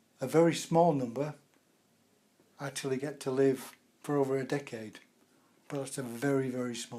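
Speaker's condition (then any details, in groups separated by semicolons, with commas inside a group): Motor neurone disease; late stage, total paralysis, non-invasive ventilator; communicates by eye gaze technology, breathing monitored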